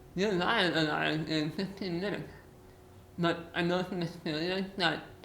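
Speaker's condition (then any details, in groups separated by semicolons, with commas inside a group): Muscular dystrophy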